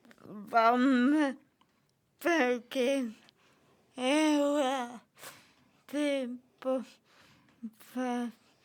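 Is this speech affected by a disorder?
Yes: cerebral palsy; from birth.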